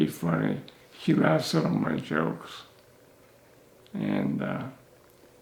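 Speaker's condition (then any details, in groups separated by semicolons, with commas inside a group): Chronic progressive multiple sclerosis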